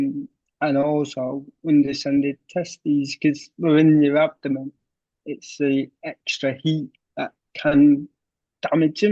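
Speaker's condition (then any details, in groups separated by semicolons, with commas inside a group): Cerebral palsy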